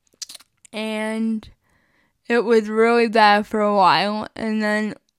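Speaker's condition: Spastic cerebral palsy; mixed type, mostly spastic

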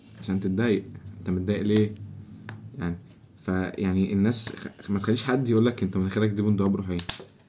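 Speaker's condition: No condition

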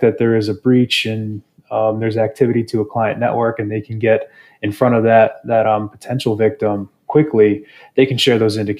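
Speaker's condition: No condition

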